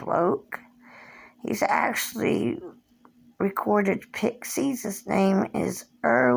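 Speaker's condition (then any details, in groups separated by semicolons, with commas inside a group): Cerebral palsy; since birth, hand tremors; age 57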